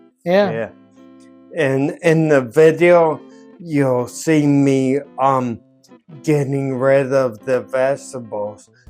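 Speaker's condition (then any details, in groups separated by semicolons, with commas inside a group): Ataxia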